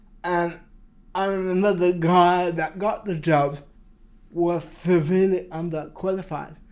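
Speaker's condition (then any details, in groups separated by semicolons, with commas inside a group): Cerebral palsy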